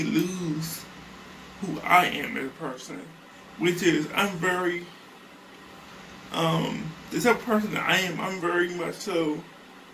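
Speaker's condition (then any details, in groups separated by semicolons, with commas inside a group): Cerebral palsy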